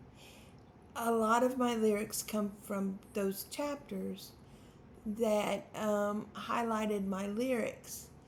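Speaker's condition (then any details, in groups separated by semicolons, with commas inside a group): Spastic quadriplegic cerebral palsy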